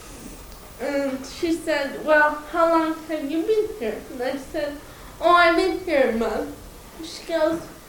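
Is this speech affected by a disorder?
Yes: cerebral palsy, mild; present from birth, nurses spent 2 to 3 minutes reviving at birth, foot drop, slow movement; slightly slurred, harder to understand when excited and faster, easy to understand, took much work.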